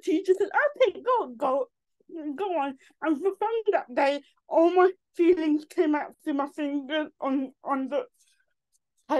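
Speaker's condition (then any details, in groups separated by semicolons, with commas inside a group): Cerebral palsy; from birth, affects limbs and neck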